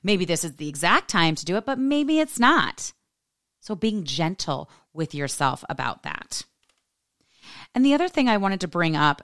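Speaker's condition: No condition

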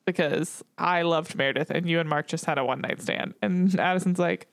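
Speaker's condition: No condition

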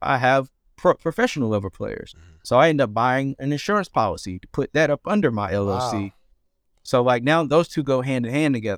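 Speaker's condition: No condition

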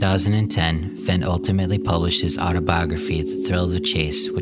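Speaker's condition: No condition

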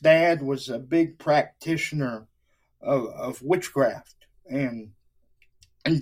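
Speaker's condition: Cerebral palsy; wheelchair user

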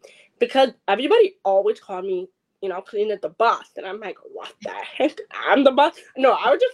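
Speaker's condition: Deafness, acquired at age four

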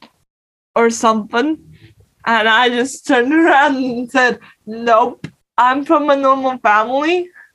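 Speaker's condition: Cerebral palsy; non-progressive

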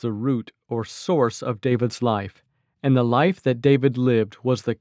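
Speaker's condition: No condition

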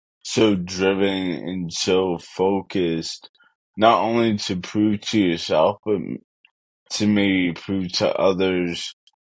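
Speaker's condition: Cerebral palsy; congenital cerebral palsy

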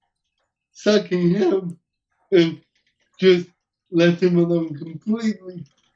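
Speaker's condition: Cerebral palsy; uses wheelchair, hearing intact

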